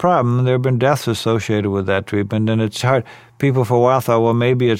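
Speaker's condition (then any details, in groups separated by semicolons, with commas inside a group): No condition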